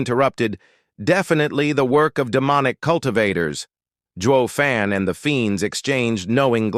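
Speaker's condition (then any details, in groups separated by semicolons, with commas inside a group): No condition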